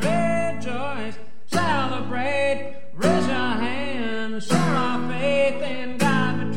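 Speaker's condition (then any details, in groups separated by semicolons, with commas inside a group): No condition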